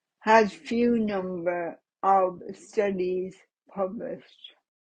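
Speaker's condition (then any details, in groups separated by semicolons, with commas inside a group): Cerebral palsy; adult, premature aging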